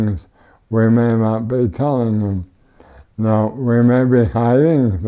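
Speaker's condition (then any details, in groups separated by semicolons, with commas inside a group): ALS; voice changed, uses speech generating device with banked voice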